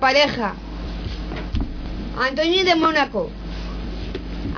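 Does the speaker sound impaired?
Yes: Down syndrome; radio program of Fundación Síndrome de Down de Madrid.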